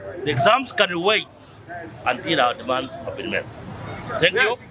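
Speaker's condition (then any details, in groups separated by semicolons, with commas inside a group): No condition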